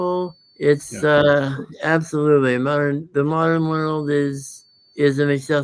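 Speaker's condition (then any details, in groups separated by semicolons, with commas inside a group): Muscular dystrophy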